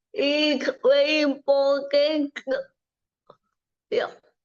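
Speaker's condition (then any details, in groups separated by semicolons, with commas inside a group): Cerebral palsy; from birth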